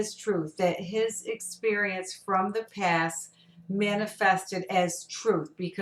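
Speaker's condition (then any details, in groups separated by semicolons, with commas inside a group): No condition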